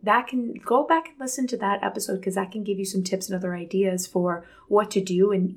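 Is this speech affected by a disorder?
No.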